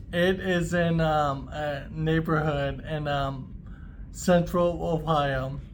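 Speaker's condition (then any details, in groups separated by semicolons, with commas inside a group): ALS; voice affected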